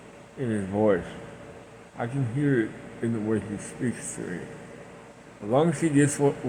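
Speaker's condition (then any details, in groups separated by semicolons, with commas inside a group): Parkinson's; speech impediment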